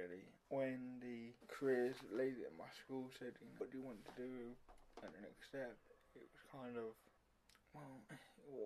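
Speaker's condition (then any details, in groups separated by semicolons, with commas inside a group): Cerebral palsy; mild, affects muscles and speech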